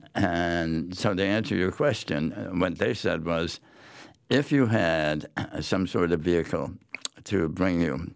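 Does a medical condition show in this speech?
Yes: head and neck cancer; large inoperable base-of-tongue tumor in 80s, biopsy by dr. Yarbrough at Yale, clinical trial chemoradiation; before diagnosis, tongue moved awkwardly, swallowing problems and coughing, barium swallow at Norwalk Hospital.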